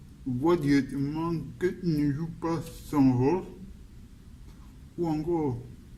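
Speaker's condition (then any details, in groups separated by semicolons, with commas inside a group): Cerebral palsy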